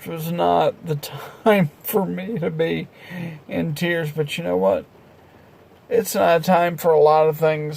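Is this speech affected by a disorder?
Yes: multiple sclerosis, progressive.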